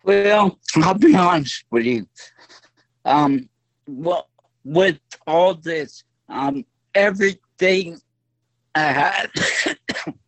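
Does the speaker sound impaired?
Yes: stroke; voice affected.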